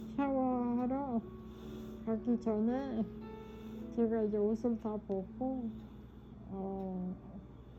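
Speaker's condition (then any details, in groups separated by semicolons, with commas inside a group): ALS (Lou Gehrig's disease); very difficult coughing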